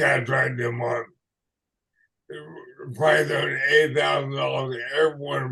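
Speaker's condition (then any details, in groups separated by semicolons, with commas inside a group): ALS/MND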